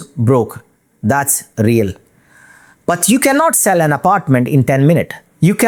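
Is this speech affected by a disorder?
No.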